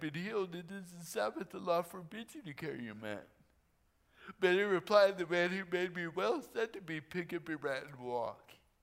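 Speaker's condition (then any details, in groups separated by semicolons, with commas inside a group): Torsion dystonia; no medication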